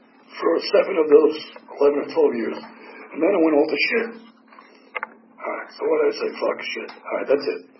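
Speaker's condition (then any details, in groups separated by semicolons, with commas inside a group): Tracheotomy; 8 surgeries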